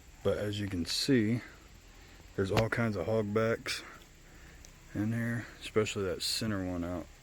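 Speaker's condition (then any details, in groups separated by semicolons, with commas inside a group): No condition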